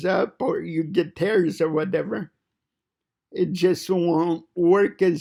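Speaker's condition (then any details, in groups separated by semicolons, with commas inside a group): Cerebral palsy; fine motor impairment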